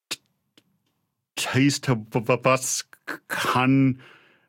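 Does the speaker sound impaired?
Yes: stuttering; developmental, lifelong, possibly inherited, father stuttered, brother fluent, logopedic speech therapy, constant since second grade; choppy, repetitions, blocks, cannot coordinate speech components, body tenses during blocks, throat sometimes hurts, fluent when singing; here repeated sounds, blocks.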